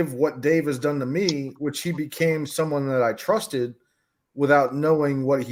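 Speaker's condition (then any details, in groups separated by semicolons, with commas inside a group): No condition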